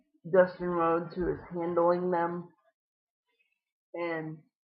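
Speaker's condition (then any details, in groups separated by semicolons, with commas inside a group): Cerebral palsy; wheelchair bound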